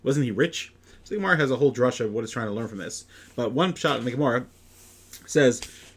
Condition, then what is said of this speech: None; typical speech.